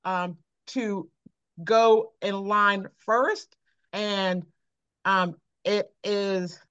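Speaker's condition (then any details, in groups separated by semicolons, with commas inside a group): Aphasia after stroke; over a year since stroke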